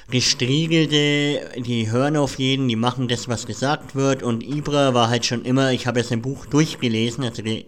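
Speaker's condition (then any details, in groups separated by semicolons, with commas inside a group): Cleft palate; cleft palate present since childhood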